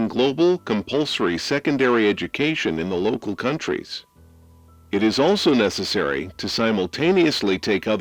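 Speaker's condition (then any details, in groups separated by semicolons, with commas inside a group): No condition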